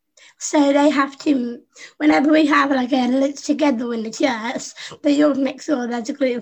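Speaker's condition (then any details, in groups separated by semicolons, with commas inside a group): Down syndrome; adult woman, 25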